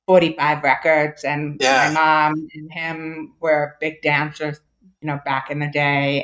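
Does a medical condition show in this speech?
Yes: deafness; congenital moderate-severe hearing loss, diagnosed as toddler, hearing aids, lip reading, Esteem implant plus cochlear implant.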